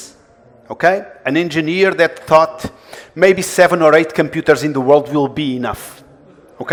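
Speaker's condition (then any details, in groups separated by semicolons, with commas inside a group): No condition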